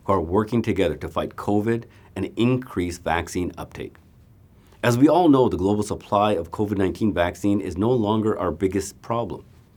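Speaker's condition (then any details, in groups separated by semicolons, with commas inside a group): No condition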